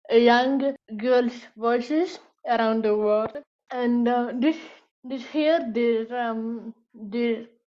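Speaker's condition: Stuttering; faced criticism, speaking felt doubly difficult; found voice in physical sense, not afraid of speaking up; repetitions of words and phrases, frequent fillers like uh and um; repeated sounds, repeated words, prolonged sounds

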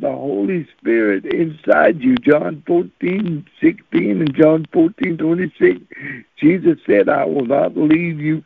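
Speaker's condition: Cerebral palsy; since birth, birth defect, never able to run

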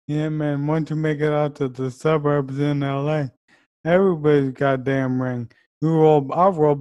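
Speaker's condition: ALS

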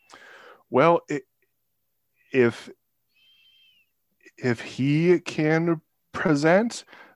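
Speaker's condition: Stuttering; stuttering since childhood, severe in middle and high school, could not get words out, several intensive camps when younger; still stutters, communicating virtually more challenging, more anxiety; word and part-word repetitions, blocks on own name; repeated words, blocks

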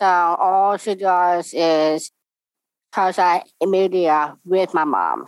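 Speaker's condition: Down syndrome; congenital

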